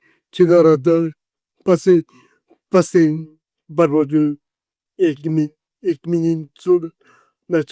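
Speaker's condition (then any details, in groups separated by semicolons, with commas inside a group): Cerebral palsy; 40 years with condition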